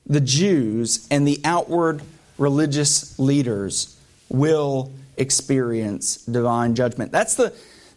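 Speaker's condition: No condition

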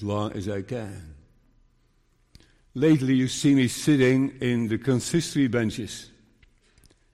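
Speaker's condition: Parkinson's disease; diagnosed 5 years ago, very slow progression per neurologist; room for more medication if needed; sometimes stutters and blurs words, still preaching

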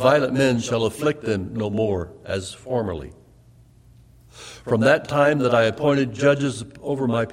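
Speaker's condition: No condition

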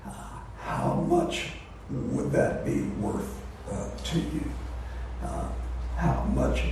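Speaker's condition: Voice disorder; not contagious

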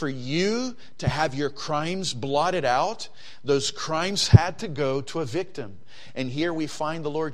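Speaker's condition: No condition

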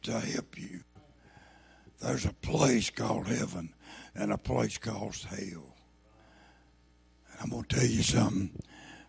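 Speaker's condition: Throat cancer, lost vocal cord

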